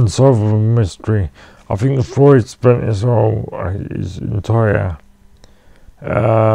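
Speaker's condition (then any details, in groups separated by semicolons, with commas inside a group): Cerebral palsy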